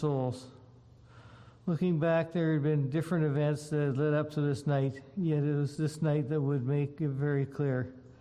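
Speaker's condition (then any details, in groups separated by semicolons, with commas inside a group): Parkinson's disease; damaged brain area no longer produces dopamine, memory and balance difficulties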